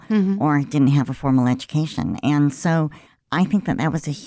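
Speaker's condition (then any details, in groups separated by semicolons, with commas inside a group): Cleft lip and palate; about 50-some years ago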